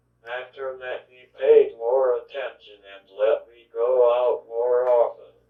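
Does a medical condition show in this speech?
Yes: cerebral palsy; from birth.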